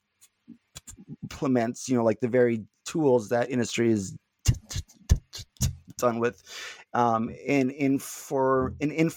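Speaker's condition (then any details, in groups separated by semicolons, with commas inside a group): Stuttering; not stuttering much at time of recording; repeated sounds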